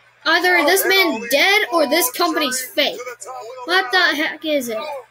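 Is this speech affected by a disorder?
No.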